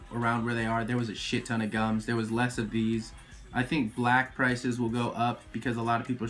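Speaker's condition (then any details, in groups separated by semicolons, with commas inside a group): No condition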